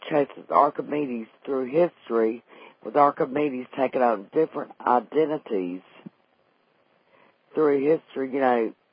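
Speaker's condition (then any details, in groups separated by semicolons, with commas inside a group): Vocal cord paralysis after stroke; wheelchair user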